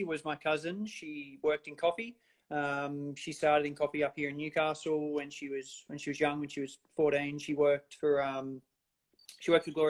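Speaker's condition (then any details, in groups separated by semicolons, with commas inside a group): No condition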